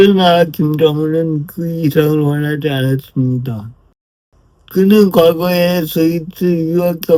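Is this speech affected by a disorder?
Yes: brain lesion disability.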